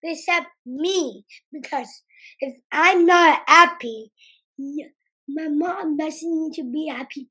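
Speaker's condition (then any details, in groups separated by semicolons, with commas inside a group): Down syndrome; congenital, diagnosed before birth, heart defect also found before birth, about ten years old; third grade, pulled out of class for math and reading; short answers, often prompted by mother, 'annoying' misheard as 'important'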